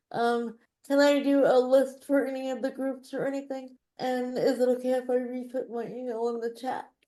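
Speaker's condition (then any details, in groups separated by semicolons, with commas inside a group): Cerebral palsy; wheelchair user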